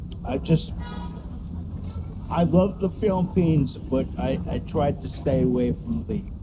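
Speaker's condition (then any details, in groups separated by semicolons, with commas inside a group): Cerebral palsy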